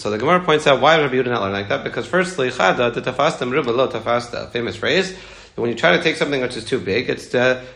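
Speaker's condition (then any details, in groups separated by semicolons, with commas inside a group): No condition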